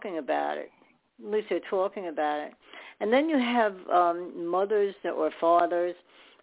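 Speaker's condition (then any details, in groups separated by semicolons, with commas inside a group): No condition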